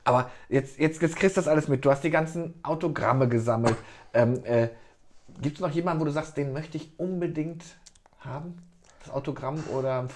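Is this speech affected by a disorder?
No.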